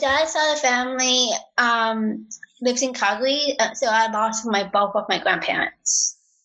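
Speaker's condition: Down syndrome; adult woman

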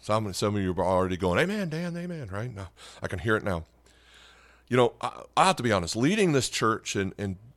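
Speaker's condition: No condition

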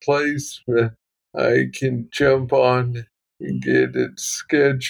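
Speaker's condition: Parkinson's disease, young onset; diagnosed at 35, deep brain stimulation implant, non-rechargeable battery

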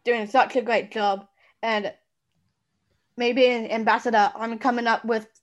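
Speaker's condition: Down syndrome; spoke at UN

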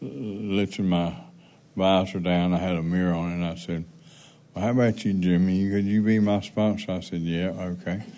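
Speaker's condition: Parkinson's

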